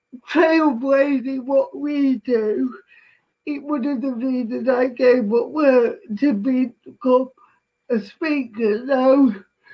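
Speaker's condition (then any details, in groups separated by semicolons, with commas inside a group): Cerebral palsy; speech impediment, speaks slowly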